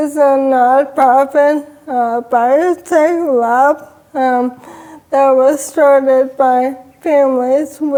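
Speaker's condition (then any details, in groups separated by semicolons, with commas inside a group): ALS; onset in pinky finger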